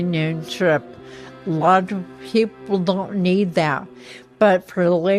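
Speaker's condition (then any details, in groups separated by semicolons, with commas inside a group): Ataxia; speaking problems for last couple of years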